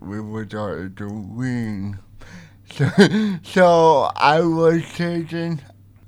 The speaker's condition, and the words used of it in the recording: Cerebral palsy. So today, our interview is a combination of our voices as well as the audio typed on a light